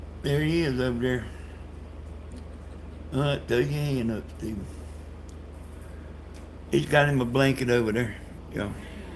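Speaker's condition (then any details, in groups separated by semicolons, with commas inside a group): Brain bleed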